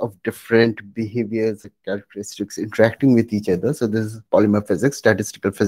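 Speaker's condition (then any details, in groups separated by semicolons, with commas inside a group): No condition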